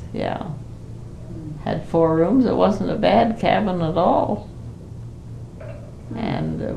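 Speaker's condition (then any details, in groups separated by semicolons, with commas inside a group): Parkinson's; Parkinson's for 5 years, not very able to do much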